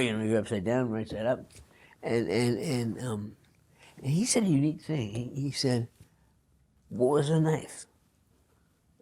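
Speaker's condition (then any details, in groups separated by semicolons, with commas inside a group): Parkinson's disease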